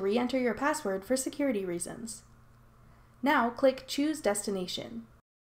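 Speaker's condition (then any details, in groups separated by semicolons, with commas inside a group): No condition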